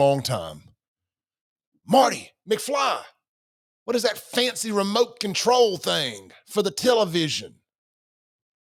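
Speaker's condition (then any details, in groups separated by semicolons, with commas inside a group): No condition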